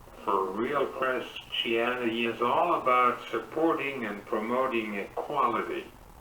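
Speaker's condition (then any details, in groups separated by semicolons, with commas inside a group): Cerebral palsy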